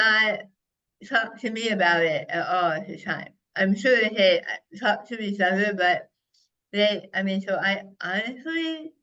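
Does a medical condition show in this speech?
Yes: head and neck cancer; stage four, surgery, radiation, cisplatin chemotherapy.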